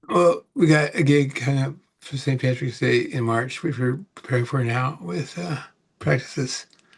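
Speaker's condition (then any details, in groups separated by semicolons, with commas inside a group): Parkinson's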